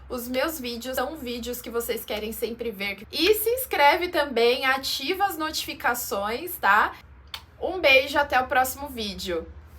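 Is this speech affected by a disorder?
No.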